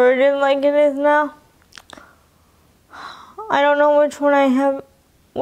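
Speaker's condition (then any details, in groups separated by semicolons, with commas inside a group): Cerebral palsy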